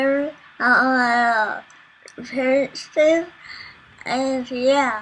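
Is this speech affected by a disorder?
Yes: dyt1 dystonia, DYT1 inherited; affects multiple body parts including one hand, jaw; progressive, spread through body, uses one hand; speech affected, difficulty opening and closing jaw.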